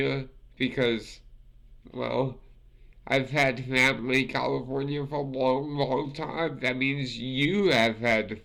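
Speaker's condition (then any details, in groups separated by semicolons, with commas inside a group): Multiple sclerosis; affects fingers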